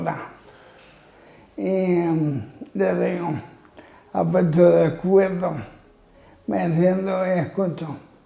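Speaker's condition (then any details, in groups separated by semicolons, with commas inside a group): Amyotrophic lateral sclerosis (ela)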